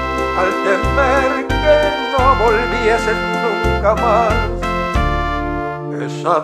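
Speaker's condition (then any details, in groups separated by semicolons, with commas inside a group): No condition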